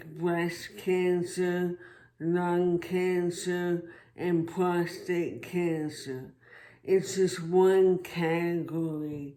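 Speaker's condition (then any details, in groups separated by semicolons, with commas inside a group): Traumatic brain injury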